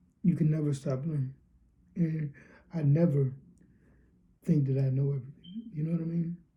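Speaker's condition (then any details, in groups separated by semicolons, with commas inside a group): Cerebral palsy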